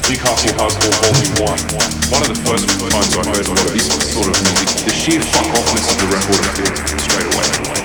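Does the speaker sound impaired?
No.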